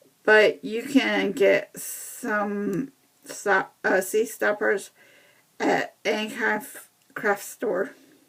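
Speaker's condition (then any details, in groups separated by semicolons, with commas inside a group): Cerebral palsy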